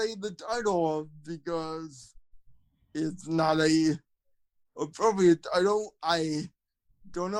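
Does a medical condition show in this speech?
Yes: cerebral palsy, spastic quadriplegia.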